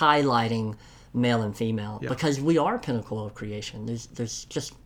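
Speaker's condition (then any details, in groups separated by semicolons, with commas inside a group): Cleft lip and palate; congenital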